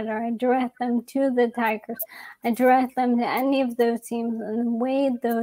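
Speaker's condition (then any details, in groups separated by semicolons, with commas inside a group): ALS; young onset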